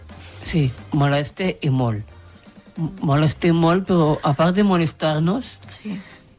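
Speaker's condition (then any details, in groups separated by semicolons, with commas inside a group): Down syndrome; adult, 30 years old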